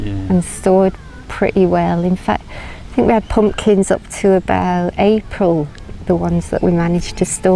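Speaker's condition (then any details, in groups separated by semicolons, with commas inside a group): No condition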